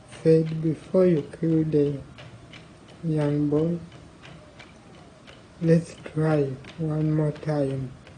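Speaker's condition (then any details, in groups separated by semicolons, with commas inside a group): Cerebral palsy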